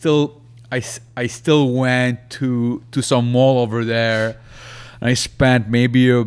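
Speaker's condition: Stutter; lifelong debilitating stutter, avoided speaking and people almost entirely; breathing technique from UK speech therapy course at 17 or 18, major progress past 3 years; deep breath every few words, Darth Vader sound, gets stuck on words, equal stuttering across languages; repeated sounds, repeated words, prolonged sounds

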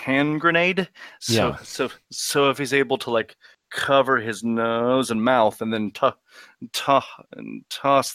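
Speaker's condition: Stutter; repeated sounds, repeated words

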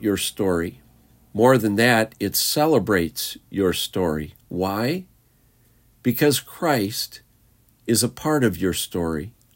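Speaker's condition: No condition

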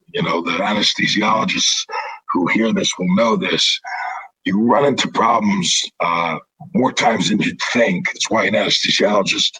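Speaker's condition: Throat cancer, vocal cords removed; cancer free 13 years, partial voice box created by Steve Zeitels in Boston

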